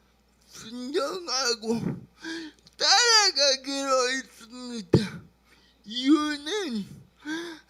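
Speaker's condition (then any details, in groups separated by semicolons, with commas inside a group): Brain lesion disability grade 1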